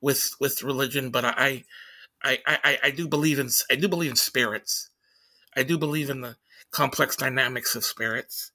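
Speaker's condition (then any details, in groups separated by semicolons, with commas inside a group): Stutter; stuttering during conversation; repeated words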